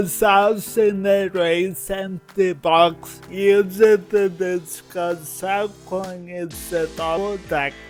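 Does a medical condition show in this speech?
Yes: cerebral palsy.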